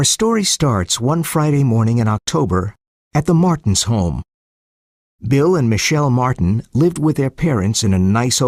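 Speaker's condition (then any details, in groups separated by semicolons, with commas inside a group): No condition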